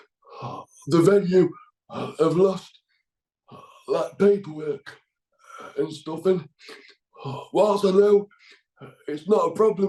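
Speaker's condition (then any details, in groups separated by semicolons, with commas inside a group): Cerebral palsy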